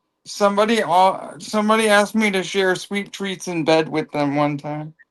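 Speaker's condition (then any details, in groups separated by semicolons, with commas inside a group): Cerebral palsy; from birth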